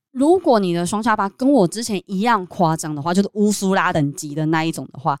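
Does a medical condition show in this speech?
Yes: cleft lip and palate; childhood submucous cleft palate, underbite, orthodontics, orthognathic surgery advancing upper, retracting lower jaw, health-insurance covered.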